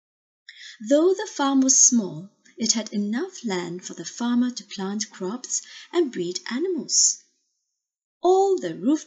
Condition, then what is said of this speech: No condition.